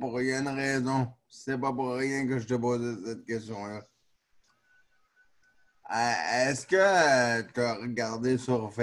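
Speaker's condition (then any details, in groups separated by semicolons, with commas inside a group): Neonatal cerebral palsy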